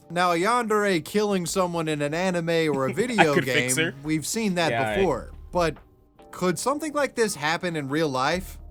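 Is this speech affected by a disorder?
No.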